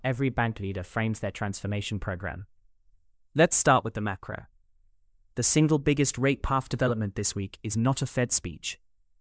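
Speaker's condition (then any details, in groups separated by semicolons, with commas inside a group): No condition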